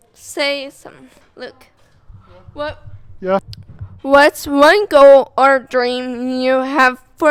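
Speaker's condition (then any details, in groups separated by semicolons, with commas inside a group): Cerebral palsy; affects muscles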